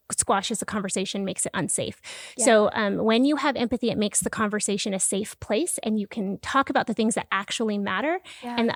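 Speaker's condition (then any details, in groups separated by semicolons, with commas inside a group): No condition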